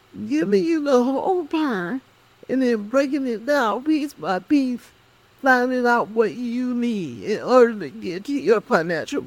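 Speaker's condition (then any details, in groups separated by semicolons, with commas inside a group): Cerebral palsy; speech affected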